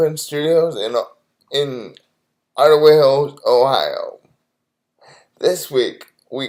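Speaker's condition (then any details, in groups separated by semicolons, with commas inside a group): Cerebral palsy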